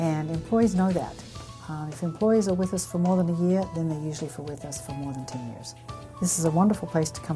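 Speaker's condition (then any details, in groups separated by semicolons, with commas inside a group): No condition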